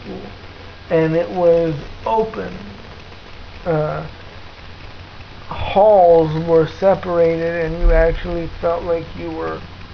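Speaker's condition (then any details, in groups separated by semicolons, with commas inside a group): Cerebral palsy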